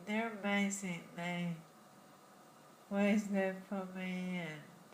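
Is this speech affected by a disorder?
Yes: Friedreich's ataxia; diagnosed in childhood.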